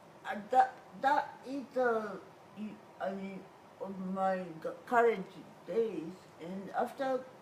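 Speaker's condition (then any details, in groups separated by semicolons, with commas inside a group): Cerebral palsy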